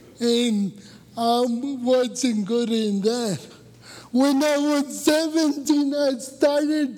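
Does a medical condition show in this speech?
Yes: cerebral palsy; voice affected, voice described as a curse.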